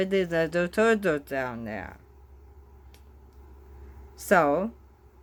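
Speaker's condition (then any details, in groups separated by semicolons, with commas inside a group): Bulbar ALS, bulbar onset; slowed speech, some sound combinations hard, worse some days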